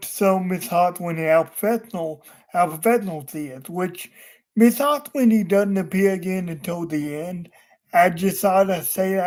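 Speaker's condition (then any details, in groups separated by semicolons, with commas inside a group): Cerebral palsy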